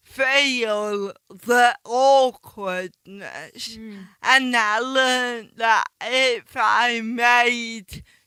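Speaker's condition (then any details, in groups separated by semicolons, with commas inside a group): Ataxic cerebral palsy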